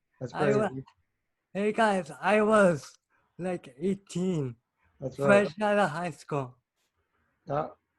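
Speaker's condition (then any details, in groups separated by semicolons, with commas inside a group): Cerebral palsy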